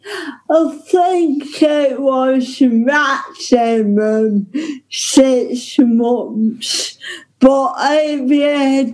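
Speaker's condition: Ataxic cerebral palsy; voice addressed in opening stand-up joke

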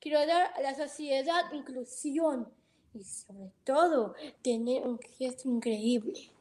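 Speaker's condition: Down syndrome; present from birth, heart surgery

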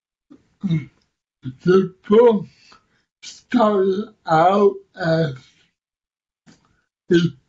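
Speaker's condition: Cerebral palsy; intellect unaffected

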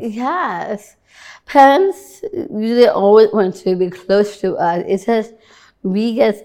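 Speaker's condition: Down syndrome

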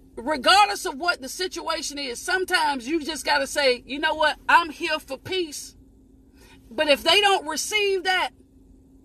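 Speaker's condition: No condition

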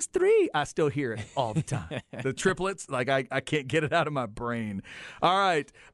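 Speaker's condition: No condition

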